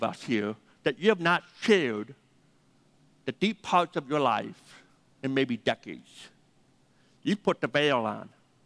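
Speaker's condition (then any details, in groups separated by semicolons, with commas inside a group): Deafness; 80% deaf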